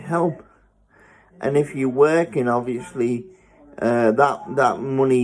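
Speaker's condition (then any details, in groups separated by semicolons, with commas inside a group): Spastic cerebral palsy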